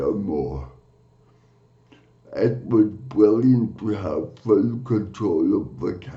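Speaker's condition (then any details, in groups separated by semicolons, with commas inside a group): Cerebral palsy; from birth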